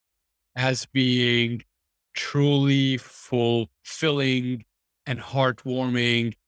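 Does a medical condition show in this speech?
Yes: stutter; severe since age two, brain speech area, avoided speaking 25+ years, UK speech program at seventeen; breathing technique, talking to strangers, Toastmasters, Vipassana meditation, Wim Hof and conscious connected breathing help; audible stutter, often fairly clear but not always, deep breath every few words, ups and downs; here blocks.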